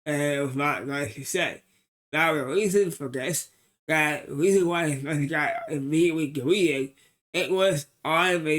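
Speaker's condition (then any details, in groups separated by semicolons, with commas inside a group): Cerebral palsy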